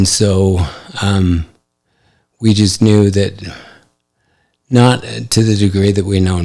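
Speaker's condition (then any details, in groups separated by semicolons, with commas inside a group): ALS; affects hand function; recently diagnosed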